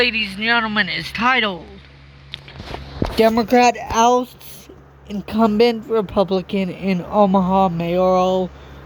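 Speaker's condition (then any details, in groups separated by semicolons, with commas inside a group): Cerebral palsy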